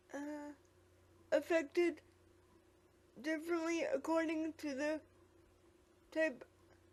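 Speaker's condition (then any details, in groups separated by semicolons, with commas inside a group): Quadriplegic cerebral palsy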